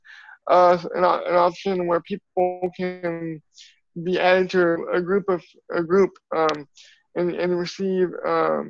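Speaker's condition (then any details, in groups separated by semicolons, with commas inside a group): Cerebral palsy; from birth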